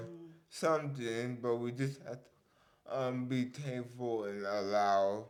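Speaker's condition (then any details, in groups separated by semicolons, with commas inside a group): Cerebral palsy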